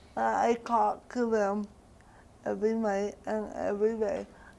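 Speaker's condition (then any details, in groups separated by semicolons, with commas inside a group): Cerebral palsy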